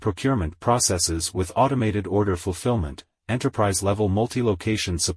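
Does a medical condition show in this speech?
No.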